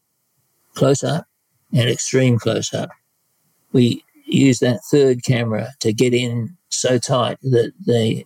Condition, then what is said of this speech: Parkinson's disease. Don't worry, he's still as sharp as ever, but he does sound a bit different.